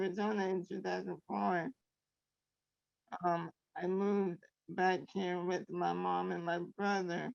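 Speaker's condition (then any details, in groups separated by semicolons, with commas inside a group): Traumatic brain injury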